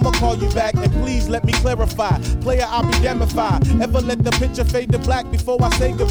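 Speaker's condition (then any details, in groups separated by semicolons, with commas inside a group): No condition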